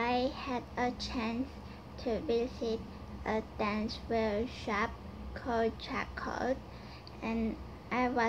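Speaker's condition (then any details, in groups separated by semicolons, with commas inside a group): Cerebral palsy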